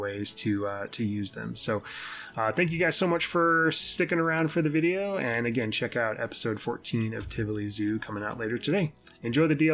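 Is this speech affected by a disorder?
No.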